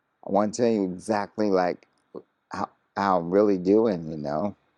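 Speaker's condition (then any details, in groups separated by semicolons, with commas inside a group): ALS; progressing; very hard to talk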